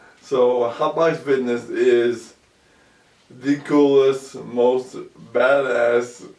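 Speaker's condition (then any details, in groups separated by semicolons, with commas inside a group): ALS; about 2 years since onset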